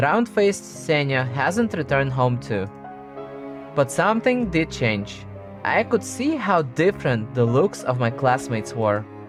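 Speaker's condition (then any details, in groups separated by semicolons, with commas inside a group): No condition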